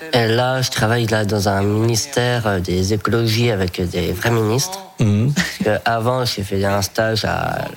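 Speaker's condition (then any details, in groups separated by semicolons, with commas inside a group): Down syndrome (trisomy 21)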